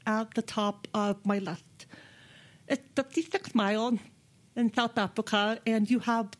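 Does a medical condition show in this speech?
Yes: deafness; speaks with own voice.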